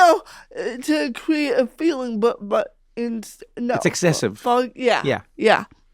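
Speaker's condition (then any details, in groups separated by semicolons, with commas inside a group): Cerebral palsy; speech sounds unusual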